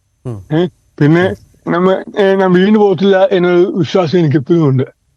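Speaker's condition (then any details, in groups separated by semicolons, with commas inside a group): Cerebral palsy; present from birth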